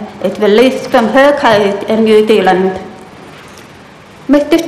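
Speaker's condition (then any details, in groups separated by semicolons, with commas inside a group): Profound deafness; without speech at 2.5 years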